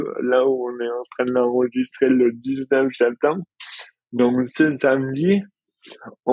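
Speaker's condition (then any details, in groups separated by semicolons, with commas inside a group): Dystonia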